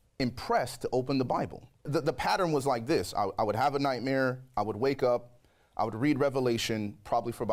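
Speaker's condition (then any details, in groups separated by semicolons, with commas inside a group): No condition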